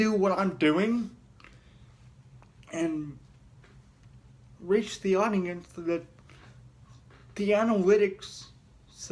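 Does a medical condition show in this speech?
Yes: cerebral palsy.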